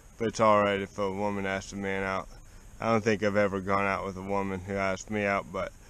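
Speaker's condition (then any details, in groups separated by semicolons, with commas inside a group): Cerebral palsy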